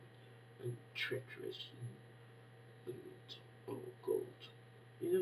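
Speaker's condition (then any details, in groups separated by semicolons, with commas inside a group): Facial palsy; can barely hear own speech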